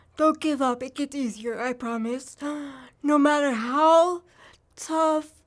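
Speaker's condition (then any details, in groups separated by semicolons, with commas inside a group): Cerebral palsy; from birth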